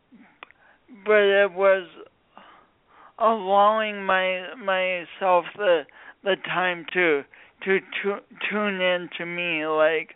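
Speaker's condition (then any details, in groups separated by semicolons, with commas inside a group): Speech impediment from birth injury; coordination differences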